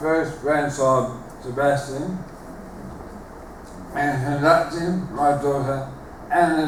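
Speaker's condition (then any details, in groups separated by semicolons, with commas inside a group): Motor neuron disease; terminal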